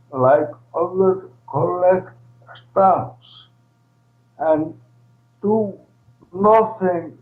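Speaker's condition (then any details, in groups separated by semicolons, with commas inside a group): ALS, primary lateral sclerosis, PLS; least progressive form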